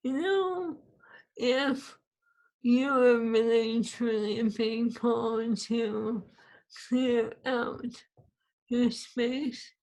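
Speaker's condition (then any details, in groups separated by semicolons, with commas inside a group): ALS; swallowing lost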